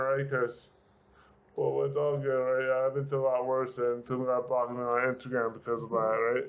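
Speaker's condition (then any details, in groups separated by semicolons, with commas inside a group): Severe brain injury; speech affected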